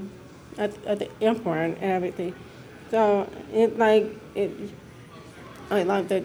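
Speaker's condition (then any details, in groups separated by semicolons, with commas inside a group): Deafness; signs with family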